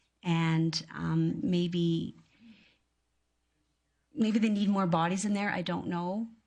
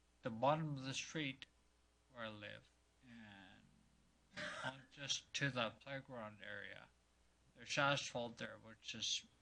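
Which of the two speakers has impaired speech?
The second: multiple sclerosis; affects balance; worsening daily, depends on accessible transport; affecting speech.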